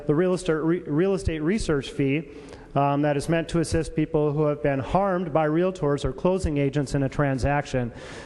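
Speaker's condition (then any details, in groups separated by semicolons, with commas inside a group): No condition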